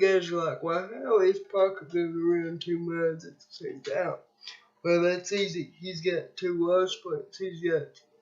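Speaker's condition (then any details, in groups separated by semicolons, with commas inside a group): Cerebral palsy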